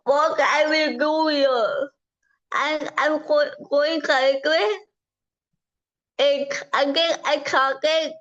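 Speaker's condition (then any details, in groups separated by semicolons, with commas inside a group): Cerebral palsy; from birth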